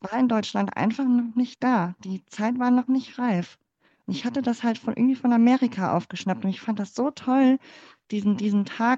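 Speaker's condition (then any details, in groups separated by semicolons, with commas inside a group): Cleft palate; congenital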